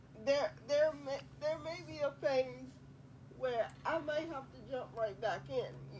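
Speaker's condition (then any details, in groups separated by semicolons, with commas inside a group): Quadriplegic cerebral palsy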